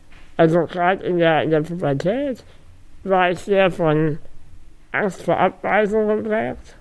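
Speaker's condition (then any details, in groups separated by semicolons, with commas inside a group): Spinal muscular atrophy; neuromuscular disease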